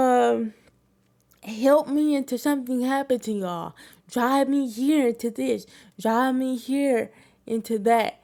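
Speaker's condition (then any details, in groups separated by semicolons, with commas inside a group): Cerebral palsy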